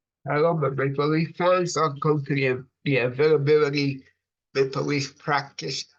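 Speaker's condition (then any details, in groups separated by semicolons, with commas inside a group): Cerebral palsy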